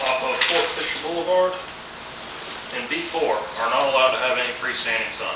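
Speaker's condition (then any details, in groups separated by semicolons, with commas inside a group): No condition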